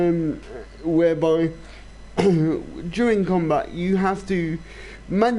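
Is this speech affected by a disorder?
Yes: cerebral palsy.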